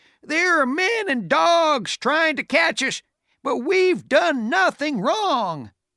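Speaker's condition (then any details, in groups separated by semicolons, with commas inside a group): No condition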